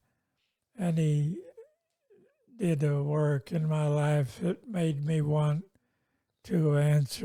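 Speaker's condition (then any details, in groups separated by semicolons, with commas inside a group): Multiple sclerosis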